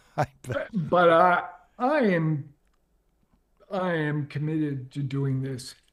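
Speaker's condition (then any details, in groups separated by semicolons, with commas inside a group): ALS; progressive, onset leg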